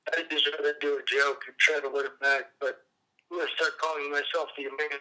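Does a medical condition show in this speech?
Yes: cerebral palsy; cerebral palsy present since childhood, appearance likened to Parkinson's.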